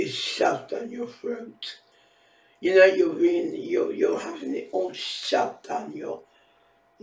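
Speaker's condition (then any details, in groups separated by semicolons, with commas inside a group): Facial palsy; can barely hear own speech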